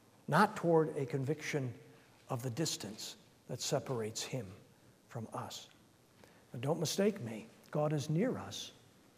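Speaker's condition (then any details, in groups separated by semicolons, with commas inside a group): No condition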